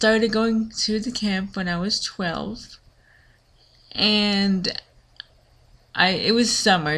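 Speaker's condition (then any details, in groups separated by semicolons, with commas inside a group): Cerebral palsy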